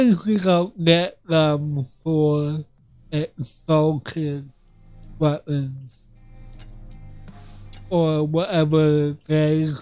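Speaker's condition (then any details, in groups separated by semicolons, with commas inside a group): Cerebral palsy; affects voice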